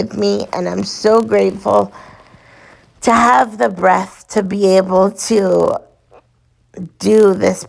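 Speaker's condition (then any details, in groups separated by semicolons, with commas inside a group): Cerebral palsy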